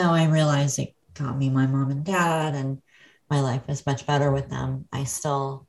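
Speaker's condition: Cleft lip and palate; adult

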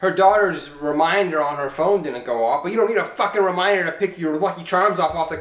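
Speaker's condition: No condition

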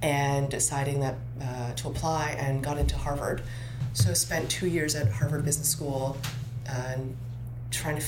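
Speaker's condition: No condition

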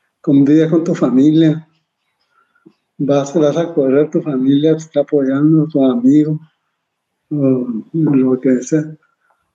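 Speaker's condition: Parkinson's disease; onset around age 29, 23 years since onset

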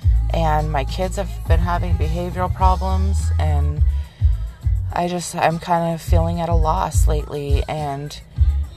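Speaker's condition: No condition

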